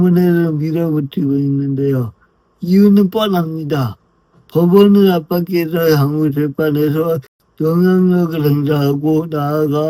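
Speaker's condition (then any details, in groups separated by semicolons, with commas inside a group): Brain lesion disability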